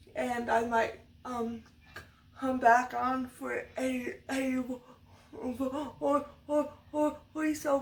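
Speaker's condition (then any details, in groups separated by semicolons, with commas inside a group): Cerebral palsy, severe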